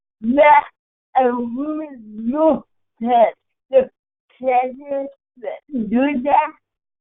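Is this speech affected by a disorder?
Yes: cerebral palsy.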